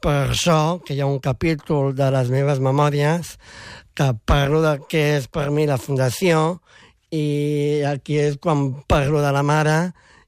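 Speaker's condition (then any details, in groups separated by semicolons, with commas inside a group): Down syndrome; congenital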